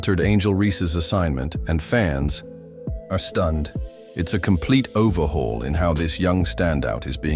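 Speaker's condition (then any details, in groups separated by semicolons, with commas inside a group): No condition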